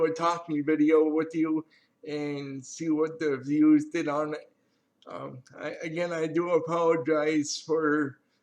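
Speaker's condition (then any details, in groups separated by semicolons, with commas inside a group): Cerebral palsy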